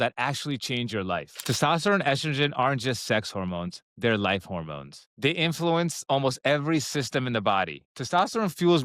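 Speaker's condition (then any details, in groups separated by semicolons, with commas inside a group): No condition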